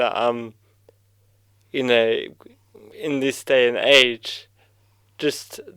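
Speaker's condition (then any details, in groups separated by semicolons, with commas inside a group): Cerebral palsy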